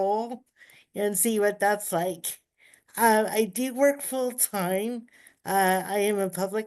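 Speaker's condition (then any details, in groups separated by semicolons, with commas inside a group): Cerebral palsy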